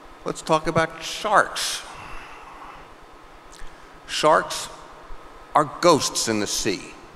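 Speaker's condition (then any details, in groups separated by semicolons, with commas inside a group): No condition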